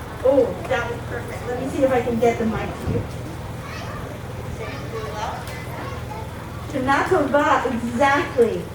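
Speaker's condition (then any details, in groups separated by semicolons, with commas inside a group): No condition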